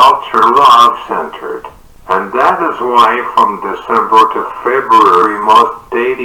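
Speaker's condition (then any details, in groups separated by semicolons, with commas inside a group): Cerebral palsy; uses wheelchair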